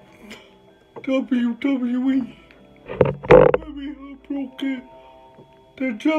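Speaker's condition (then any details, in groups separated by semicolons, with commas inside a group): Cerebral palsy; speech hard to understand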